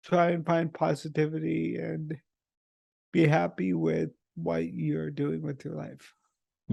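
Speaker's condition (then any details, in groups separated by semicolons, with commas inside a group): Multiple sclerosis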